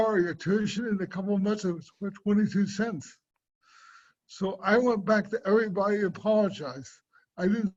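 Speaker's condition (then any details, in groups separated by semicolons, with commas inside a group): Cerebral palsy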